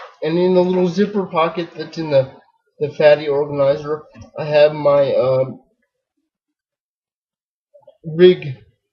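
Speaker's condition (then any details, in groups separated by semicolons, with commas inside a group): Cerebral palsy, spastic diplegia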